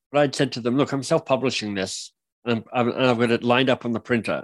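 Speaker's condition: Cleft lip and palate; surgery as a child; speech impediment

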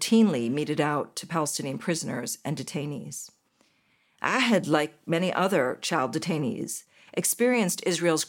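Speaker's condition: No condition

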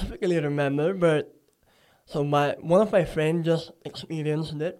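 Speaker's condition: Cleft palate; nose previously tilted

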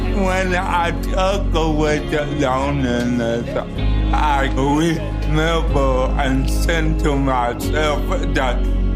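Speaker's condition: Cerebral palsy; cerebral palsy from birth

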